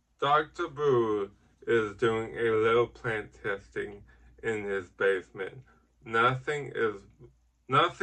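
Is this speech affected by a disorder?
Yes: ataxic cerebral palsy.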